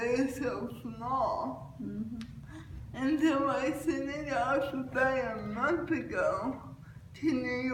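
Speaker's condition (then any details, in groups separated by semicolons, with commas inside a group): Cerebral palsy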